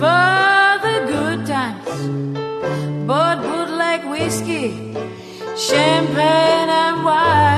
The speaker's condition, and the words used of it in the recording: No condition.